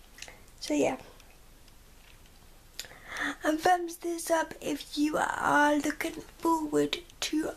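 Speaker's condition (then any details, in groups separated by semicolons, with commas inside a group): Cerebral palsy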